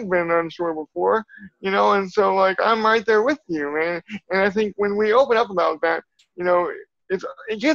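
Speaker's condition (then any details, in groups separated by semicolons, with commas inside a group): Cerebral palsy; from birth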